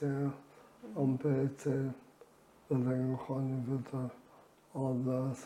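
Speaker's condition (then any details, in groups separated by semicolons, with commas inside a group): ALS; reduced air makes talking effortful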